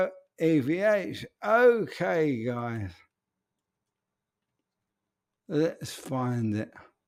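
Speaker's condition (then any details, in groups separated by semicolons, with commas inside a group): ALS; speech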